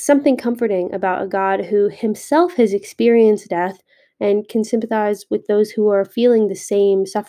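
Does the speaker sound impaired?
No.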